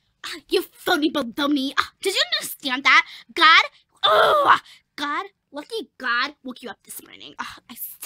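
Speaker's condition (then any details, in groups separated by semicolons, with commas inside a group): No condition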